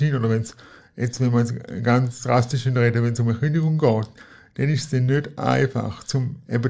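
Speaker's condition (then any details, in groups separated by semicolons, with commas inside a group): Cerebral palsy; cerebral palsy present from birth, wheelchair user, crawled on knees as child, needs help in daily life; personal assistance team via IV assistance contribution for almost 10 years, lives in own apartment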